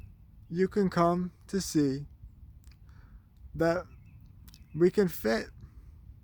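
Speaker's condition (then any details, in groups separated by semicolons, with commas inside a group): Cerebral palsy, spastic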